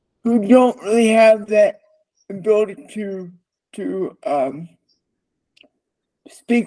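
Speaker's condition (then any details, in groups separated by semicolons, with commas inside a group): Cerebral palsy; since childhood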